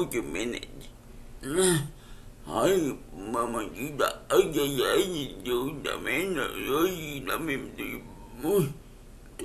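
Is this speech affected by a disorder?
Yes: cerebral palsy; speech affected by condition.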